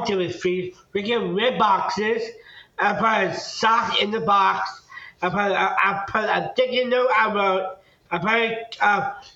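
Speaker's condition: Down syndrome; extra 21st chromosome, intellectual development issues, low muscle tone, intestinal bypass day three, open heart surgery; could not talk early on, used sign language and assisted voice device

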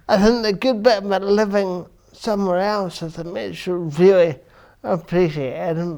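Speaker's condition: Cerebral palsy; from birth; affects verbal speech

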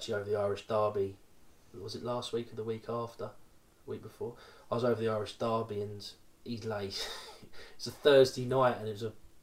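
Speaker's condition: No condition

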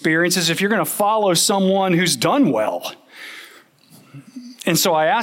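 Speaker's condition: No condition

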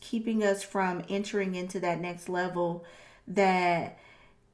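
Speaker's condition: No condition

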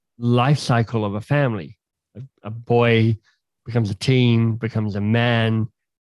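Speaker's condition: Cleft lip and palate; lip unjoined

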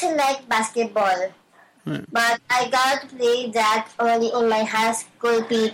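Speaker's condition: Down syndrome; some speech difficulties due to the condition

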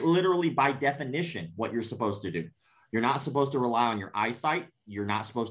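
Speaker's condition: Cleft palate; congenital cleft palate

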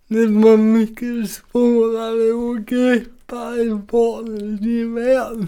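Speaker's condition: Cerebral palsy; mainly affects speech and balance

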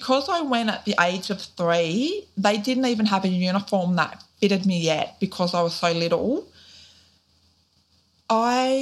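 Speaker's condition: Deafness, profound; born deaf, recessive gene, Auslan sign language first language, started speaking at age 5; cannot hear interviewer, lip reads questions via recording platform, signs while answering; weekly private speech therapy in childhood, speaks clearly, bilingual Auslan and spoken English

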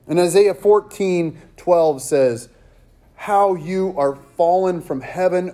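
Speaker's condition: No condition

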